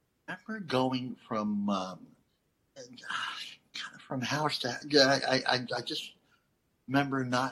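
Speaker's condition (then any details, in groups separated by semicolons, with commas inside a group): Cleft lip and palate; lisp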